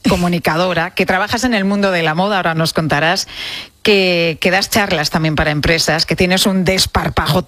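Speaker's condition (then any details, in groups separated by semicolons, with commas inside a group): No condition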